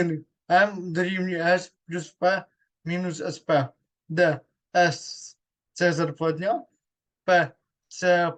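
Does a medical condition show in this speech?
Yes: cerebral palsy; third disability group.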